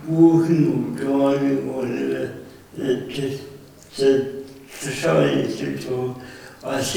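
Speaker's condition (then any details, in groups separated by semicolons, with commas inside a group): Cerebral palsy; present since birth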